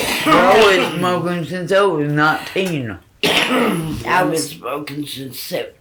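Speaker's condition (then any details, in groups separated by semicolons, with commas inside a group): Cerebral palsy; formerly braces all over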